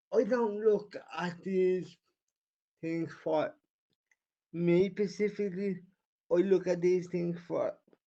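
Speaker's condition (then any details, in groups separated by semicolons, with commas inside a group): Cerebral palsy; wheelchair user since childhood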